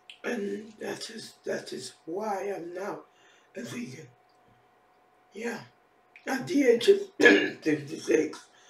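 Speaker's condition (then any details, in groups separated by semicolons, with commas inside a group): Facial palsy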